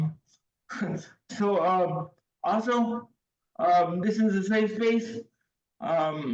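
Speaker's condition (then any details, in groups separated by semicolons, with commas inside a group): Cerebral palsy, severe; wheelchair user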